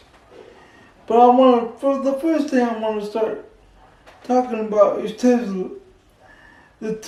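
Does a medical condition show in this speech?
Yes: cerebral palsy.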